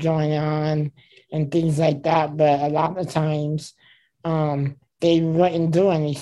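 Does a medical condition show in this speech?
Yes: spinal muscular atrophy; type 2, from birth, wheelchair user, age 32.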